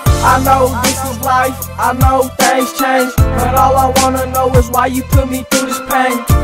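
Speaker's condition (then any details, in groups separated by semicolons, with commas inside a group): No condition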